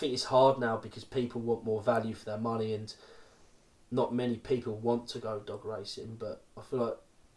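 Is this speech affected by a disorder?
No.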